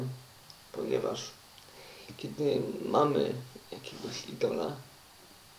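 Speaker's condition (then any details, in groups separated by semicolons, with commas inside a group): Cerebral palsy; uses wheelchair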